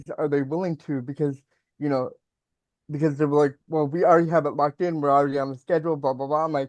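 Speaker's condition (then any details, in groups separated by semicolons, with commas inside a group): Cerebral palsy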